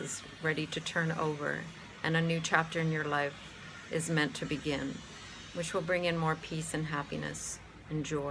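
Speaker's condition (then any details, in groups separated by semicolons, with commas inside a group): No condition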